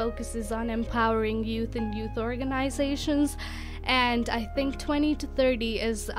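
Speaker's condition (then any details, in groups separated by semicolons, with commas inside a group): No condition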